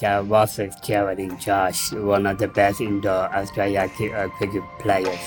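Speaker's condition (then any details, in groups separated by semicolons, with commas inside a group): Down syndrome; intellectual disability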